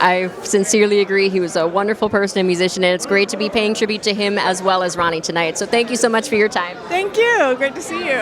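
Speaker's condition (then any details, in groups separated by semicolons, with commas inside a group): No condition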